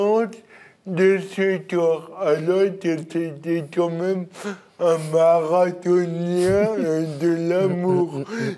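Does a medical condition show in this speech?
Yes: cerebral palsy; birth injury.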